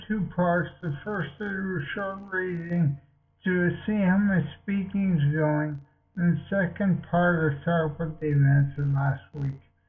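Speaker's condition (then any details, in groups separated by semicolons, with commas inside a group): Multiple sclerosis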